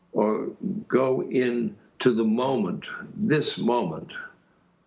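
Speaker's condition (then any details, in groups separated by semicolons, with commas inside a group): Aphasia; speech stops, and things like that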